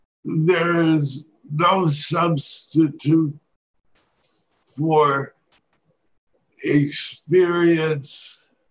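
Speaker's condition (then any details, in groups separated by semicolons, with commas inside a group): Parkinson's disease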